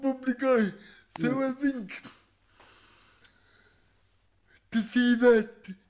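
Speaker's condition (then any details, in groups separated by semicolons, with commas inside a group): Cerebral palsy; voice described as unusual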